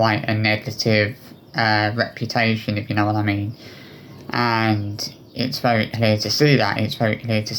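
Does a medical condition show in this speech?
No.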